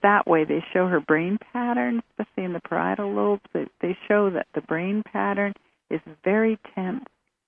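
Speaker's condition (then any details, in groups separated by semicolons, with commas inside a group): No condition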